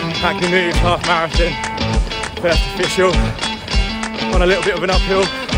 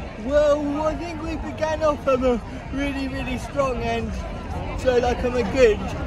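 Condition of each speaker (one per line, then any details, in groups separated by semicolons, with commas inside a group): No condition
Cerebral palsy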